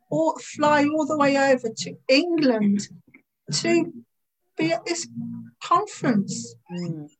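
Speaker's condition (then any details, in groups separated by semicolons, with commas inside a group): Stammer; very bad in 20s, eased around age 42 or 43, speech therapy around age 20; age 57, member of online group Stand Up to Stammering, formerly British Stammering Association; stammer cannot be hidden, hardly stammers when calm, stammers when anxious, avoided talking in 20s; prolonged sounds, blocks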